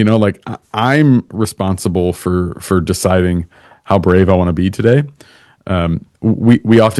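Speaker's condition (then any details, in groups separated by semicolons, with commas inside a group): No condition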